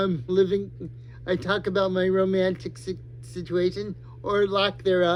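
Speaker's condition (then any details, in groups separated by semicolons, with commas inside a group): Cerebral palsy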